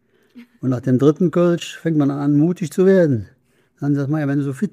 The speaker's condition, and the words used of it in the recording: Parkinson's disease. Ich habe eine gute und freche Logopädin. Das gelingt auch ganz gut.